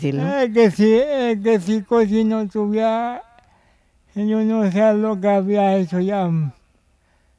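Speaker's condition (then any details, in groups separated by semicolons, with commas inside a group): Cerebral palsy; extra support for daily living since birth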